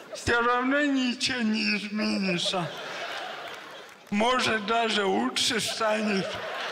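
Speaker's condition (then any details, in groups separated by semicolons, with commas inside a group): Cerebral palsy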